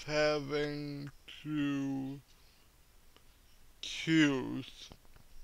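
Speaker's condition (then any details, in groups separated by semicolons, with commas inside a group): Cerebral palsy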